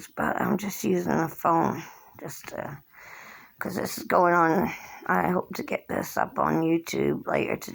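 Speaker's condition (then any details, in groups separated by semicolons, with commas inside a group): Cerebral palsy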